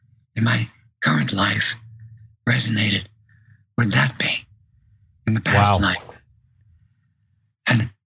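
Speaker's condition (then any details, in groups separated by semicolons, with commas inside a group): Vocal cord paralysis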